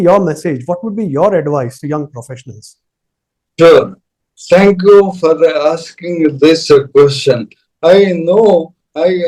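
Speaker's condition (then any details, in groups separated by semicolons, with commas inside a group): ALS / motor neuron disease, severe; speech very severely affected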